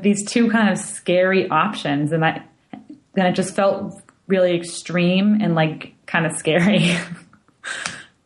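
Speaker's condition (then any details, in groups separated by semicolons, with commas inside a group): Stuttering; intensive program, desensitization, open clean stuttering, dropped vocal flow management, fluency shaping, breathing techniques; uses pausing and rate control, which help reduce stuttering; stuttering still present; prolonged sounds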